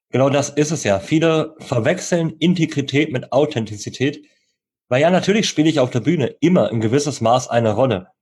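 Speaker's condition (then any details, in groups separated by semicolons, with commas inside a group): Cleft lip and palate; jaw and palate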